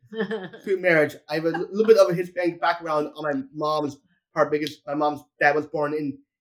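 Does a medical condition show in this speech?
Yes: Down syndrome; Down syndrome since birth, intellectual and developmental disability; age about 27, about 26 or 27 years since birth diagnosis.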